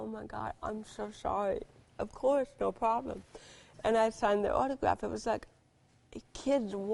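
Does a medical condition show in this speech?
Yes: cerebral palsy.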